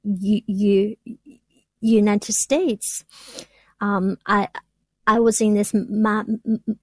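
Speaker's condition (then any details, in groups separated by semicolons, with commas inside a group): Stuttering; childhood-onset stuttering, concealed first 30 years, no school speech pathologist, later sought support groups, therapy; once could not get one word out during grad class presentation; repeated sounds, prolonged sounds, blocks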